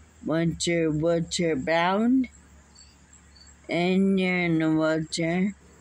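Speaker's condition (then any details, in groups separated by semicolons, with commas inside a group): Muscular dystrophy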